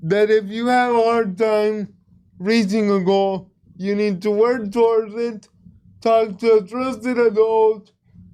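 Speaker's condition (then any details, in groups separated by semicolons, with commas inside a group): Cerebral palsy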